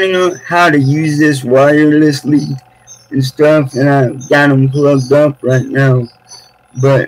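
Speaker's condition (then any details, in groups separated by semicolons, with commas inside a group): Cerebral palsy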